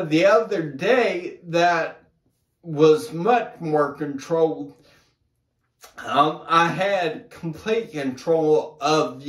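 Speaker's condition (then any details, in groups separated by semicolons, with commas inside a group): Brain injury; affects walking; nearly 5 years since injury, walks with cane, walking therapy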